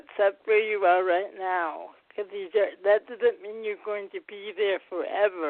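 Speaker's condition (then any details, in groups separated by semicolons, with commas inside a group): Cerebral palsy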